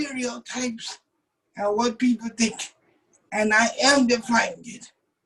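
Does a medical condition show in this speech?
Yes: cerebral palsy; uses wheelchair.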